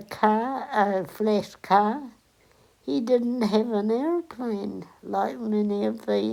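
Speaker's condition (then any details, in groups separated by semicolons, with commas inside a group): Cerebral palsy; onset at 8 days old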